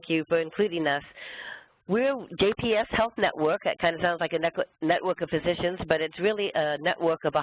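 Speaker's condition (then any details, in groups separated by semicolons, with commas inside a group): No condition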